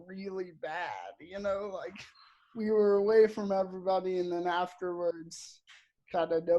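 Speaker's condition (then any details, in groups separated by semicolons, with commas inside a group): Cerebral palsy; audibly affected speech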